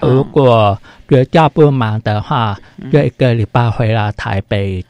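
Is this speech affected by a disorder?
Yes: hearing impairment; congenitally deaf, hearing aid, attended Shuanglian elementary hearing resource class, mainstream schools, uses spoken and sign language; wears hearing aid; spoken clarity below typical speakers, spoken language learned with difficulty in childhood.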